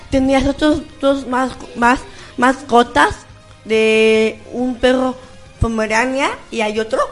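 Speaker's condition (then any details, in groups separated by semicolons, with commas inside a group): Down syndrome; congenital, boy of about thirteen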